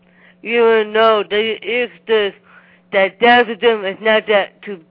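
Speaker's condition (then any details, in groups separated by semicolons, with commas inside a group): Down syndrome; present from birth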